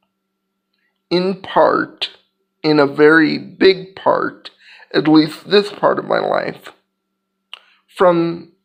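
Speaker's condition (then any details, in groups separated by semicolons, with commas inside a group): Cerebral palsy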